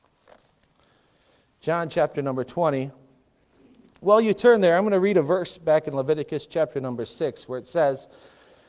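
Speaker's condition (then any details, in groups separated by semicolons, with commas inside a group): No condition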